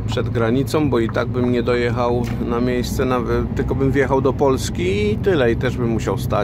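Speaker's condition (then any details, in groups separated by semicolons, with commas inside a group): No condition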